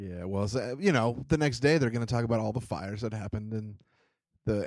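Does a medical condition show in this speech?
No.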